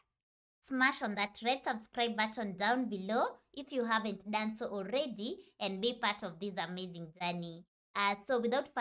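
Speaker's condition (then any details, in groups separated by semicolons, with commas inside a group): No condition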